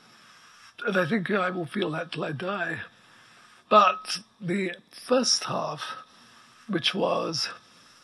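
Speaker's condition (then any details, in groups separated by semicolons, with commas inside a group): ALS; progressive neuromuscular illness, effectively quadriplegic, wheelchair within 6 months of diagnosis, writes by dictation; voice very weak, needs amplifier, breathing apparatus audible in background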